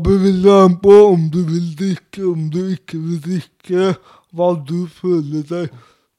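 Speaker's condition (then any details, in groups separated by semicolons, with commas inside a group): Cerebral palsy; speech difficulties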